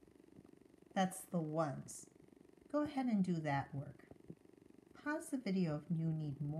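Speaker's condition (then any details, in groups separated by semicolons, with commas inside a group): No condition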